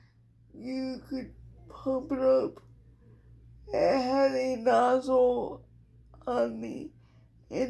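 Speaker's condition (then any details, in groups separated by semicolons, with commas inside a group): Cerebral palsy; dystonia in hands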